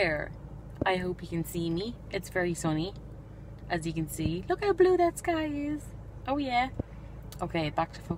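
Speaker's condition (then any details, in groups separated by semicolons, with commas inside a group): No condition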